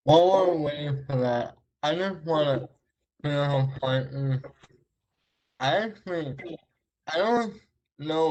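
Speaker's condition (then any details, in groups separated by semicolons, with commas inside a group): Traumatic brain injury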